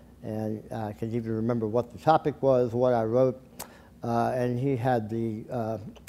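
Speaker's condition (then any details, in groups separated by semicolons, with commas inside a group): Tongue cancer surgery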